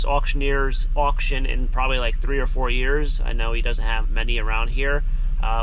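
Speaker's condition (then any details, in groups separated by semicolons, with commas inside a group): No condition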